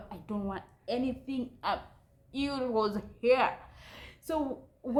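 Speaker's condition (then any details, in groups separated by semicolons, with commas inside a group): No condition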